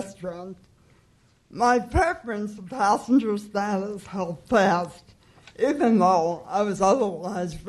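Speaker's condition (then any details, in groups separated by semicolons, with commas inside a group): Cerebral palsy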